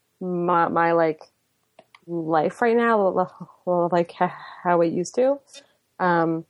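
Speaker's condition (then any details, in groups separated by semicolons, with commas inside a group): Stuttering; mainly repetitions, changes with life changes and stress; more stuttering and new blocks over past few weeks, amid stress, new er job; usually repetitions, recently hard blocks, varies day to day, feels out of control during blocks; repeated sounds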